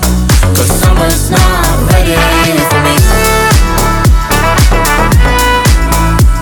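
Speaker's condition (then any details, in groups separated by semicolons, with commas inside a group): No condition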